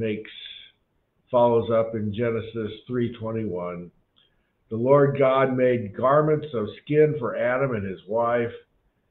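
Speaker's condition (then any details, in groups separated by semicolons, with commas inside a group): No condition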